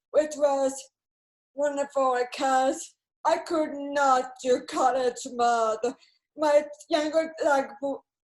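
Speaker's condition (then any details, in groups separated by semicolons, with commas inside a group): Cerebral palsy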